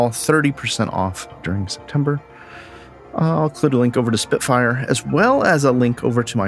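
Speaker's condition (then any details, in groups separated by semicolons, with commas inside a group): No condition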